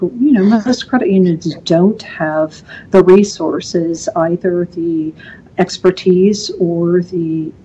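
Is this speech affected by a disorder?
No.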